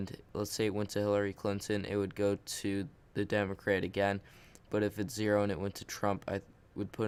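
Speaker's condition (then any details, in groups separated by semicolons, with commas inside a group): No condition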